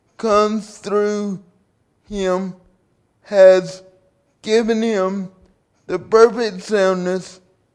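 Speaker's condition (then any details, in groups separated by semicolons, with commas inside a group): Cerebral palsy; from birth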